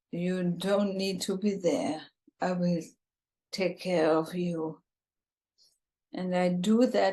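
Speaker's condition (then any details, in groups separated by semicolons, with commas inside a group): ALS, bulbar form, bulbar onset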